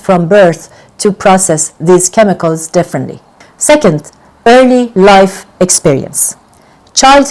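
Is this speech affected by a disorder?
No.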